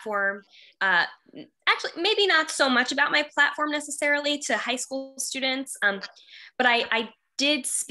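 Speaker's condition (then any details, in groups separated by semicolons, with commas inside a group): No condition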